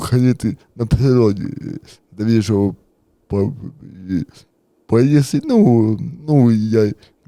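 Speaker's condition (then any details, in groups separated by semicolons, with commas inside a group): Cerebral palsy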